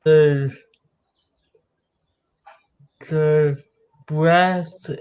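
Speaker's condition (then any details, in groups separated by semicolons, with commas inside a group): Cerebral palsy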